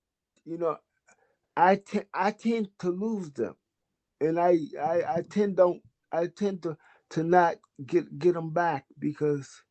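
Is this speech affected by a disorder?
Yes: cerebral palsy.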